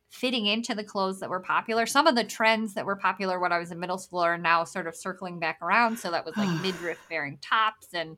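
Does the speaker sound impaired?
Yes: bilateral cleft lip and palate; congenital.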